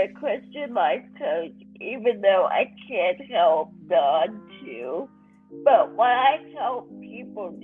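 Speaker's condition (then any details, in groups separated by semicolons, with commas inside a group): Cerebral palsy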